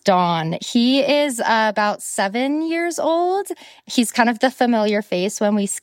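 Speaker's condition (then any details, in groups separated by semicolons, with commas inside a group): No condition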